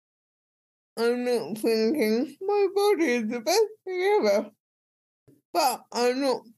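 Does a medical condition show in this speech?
Yes: cerebral palsy; speech impediment.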